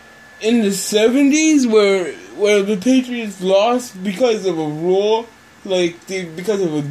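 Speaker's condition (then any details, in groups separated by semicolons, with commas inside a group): Cerebral palsy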